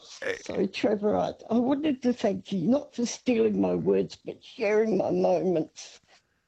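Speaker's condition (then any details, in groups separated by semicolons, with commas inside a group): Parkinson's; hands slower than brain, uses wheelie walker, past hospital stays; voice sometimes does not hold up, brain sometimes steals words, mixes up names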